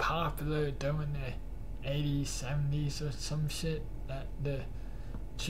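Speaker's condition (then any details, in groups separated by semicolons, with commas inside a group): Cerebral palsy; cannot stand beyond 10 minutes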